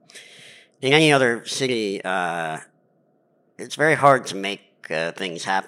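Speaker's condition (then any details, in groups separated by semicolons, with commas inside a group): Cleft palate; lifelong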